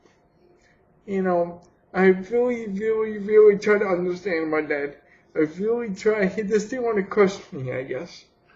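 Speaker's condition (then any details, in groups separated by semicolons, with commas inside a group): Cerebral palsy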